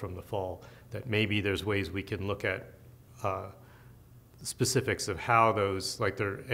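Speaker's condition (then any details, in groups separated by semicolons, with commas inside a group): No condition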